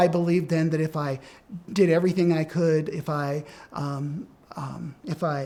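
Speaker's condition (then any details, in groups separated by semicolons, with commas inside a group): No condition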